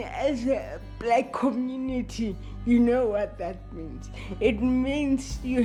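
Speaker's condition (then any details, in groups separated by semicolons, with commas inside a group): Cerebral palsy; moderate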